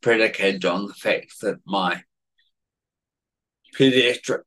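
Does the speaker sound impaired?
Yes: cerebellar atrophy; said to be genetic, significant environmental component, affects speech and balance, worse when tired or stressed; worse today than usual.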